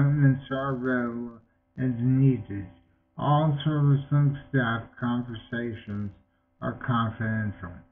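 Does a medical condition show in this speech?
Yes: multiple sclerosis.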